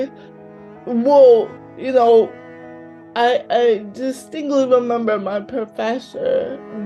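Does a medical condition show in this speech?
Yes: cerebral palsy, mild.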